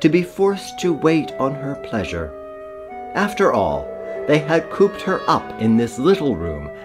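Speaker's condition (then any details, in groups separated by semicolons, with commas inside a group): No condition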